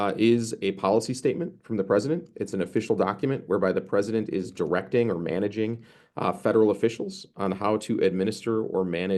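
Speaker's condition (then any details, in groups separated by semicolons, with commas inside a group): No condition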